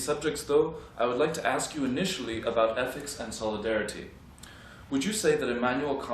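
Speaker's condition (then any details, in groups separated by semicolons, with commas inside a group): No condition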